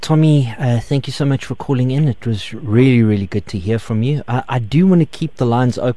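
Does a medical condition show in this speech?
No.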